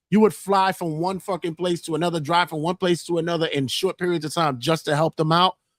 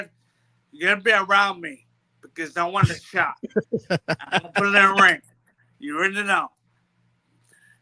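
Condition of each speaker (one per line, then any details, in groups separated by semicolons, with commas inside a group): No condition
Brain bruising; speech bad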